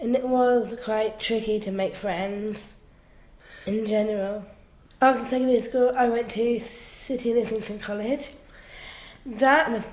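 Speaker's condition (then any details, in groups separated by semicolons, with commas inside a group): Down syndrome; slow learning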